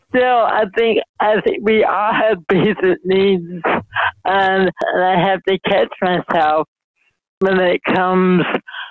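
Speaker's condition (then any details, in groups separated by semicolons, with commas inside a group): Mild cerebral palsy; speech affected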